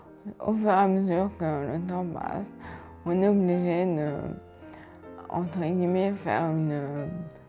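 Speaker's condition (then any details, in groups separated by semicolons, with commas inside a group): ALS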